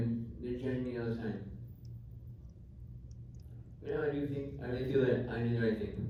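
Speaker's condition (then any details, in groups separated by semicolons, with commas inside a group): Traumatic brain injury; climbing accident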